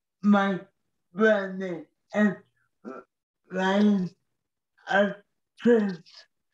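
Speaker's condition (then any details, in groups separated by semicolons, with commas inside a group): Cerebral palsy; wheelchair user; severe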